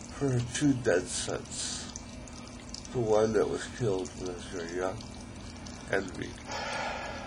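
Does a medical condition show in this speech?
Yes: ALS; still able to talk, articulate.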